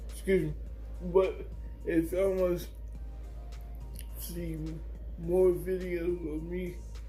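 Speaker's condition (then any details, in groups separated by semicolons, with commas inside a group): Cerebral palsy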